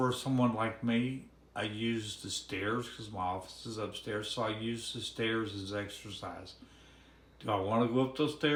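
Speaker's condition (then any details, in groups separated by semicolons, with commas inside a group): ALS, severe; recently diagnosed after 5.5 years misdiagnosis, medication one month; speech severely hampered, difficulty swallowing pills, thicker liquids easier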